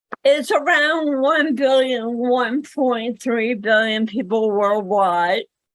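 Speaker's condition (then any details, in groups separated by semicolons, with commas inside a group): Cerebral palsy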